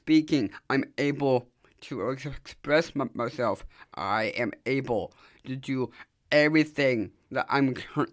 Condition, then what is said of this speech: Down syndrome. I'm able to do public speaking.